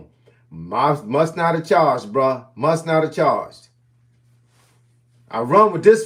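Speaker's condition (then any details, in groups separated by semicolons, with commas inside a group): No condition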